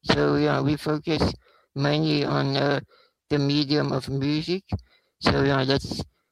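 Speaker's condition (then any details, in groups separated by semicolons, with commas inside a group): Spinal muscular atrophy; not much treatment available at this stage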